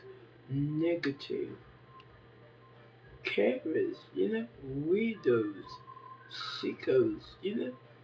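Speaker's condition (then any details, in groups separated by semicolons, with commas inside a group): Facial palsy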